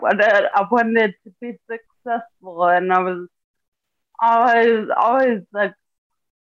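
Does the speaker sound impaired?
Yes: ataxia; stroke during benign brainstem tumor surgery at 26, right side numb, wheelchair one year; had speech, physical and occupational therapy.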